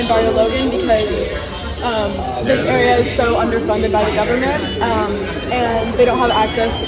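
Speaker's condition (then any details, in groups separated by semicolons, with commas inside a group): No condition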